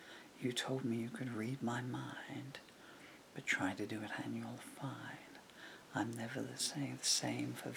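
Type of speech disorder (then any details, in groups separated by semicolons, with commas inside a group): Bulbar dysarthria; progressive bulbar palsy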